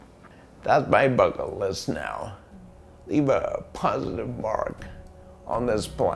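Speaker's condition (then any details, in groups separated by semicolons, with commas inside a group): Amyotrophic lateral sclerosis; bulbar onset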